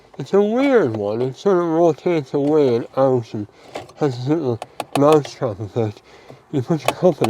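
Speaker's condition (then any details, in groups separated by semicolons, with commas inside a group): Mouth cancer surgery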